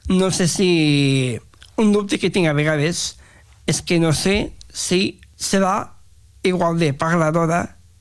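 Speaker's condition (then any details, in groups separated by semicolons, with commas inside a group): Down syndrome; present since early childhood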